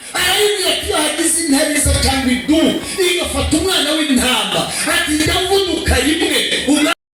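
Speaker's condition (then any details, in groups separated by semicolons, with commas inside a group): No condition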